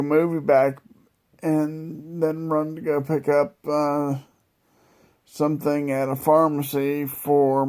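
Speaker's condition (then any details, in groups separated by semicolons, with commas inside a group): Multiple sclerosis; wheelchair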